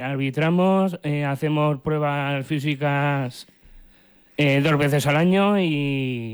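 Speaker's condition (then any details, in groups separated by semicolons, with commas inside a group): Down syndrome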